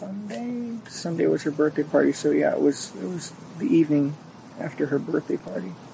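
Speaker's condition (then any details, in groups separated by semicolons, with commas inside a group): No condition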